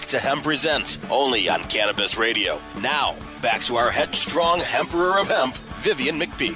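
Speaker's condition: No condition

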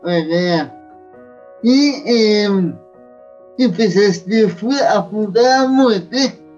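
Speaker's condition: Cerebral palsy; near death as newborn

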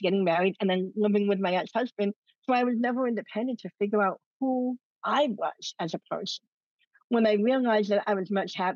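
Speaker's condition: Cleft lip and palate; adult

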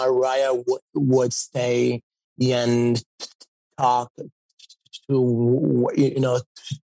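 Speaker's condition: Stutter; fluent when singing; stutter goes away when singing; repeated sounds

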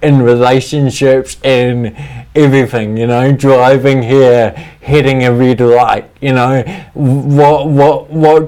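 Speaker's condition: Cerebral palsy; from birth, physical disability slowing body messages, walking affected, wheelchairs, walking frames offered at birth; speech impediment, talks funny

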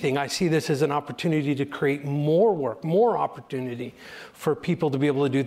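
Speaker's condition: No condition

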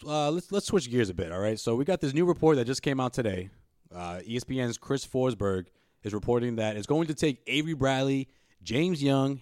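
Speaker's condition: No condition

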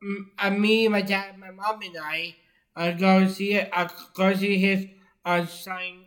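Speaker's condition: Down syndrome; congenital, present since birth

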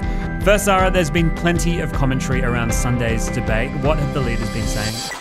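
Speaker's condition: No condition

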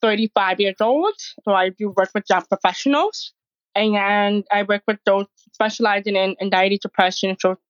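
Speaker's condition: Severe hearing loss; worsening with age, audiologist recommended cochlear implant

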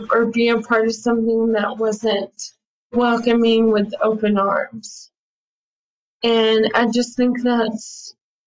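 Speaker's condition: ALS; attends ALS clinic

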